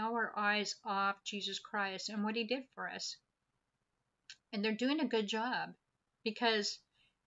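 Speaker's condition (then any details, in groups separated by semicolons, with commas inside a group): No condition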